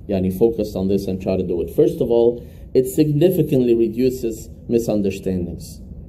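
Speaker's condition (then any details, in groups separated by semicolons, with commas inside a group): No condition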